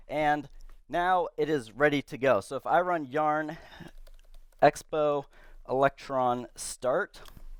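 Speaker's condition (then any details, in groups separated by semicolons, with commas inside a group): No condition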